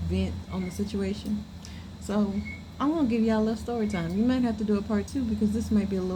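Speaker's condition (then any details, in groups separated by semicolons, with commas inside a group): No condition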